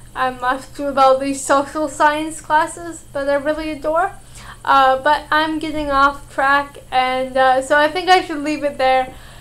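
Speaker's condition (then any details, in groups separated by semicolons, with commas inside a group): Cerebral palsy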